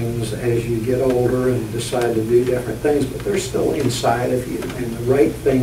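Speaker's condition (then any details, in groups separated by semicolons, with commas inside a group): No condition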